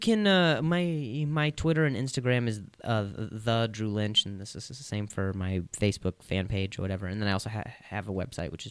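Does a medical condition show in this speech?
Yes: stuttering, adult onset after concussion; concussion after softball hit throat and head hit ground, slept on concussion; began a few years ago, still stutters; previously fluent, now stutters; here repeated words, blocks.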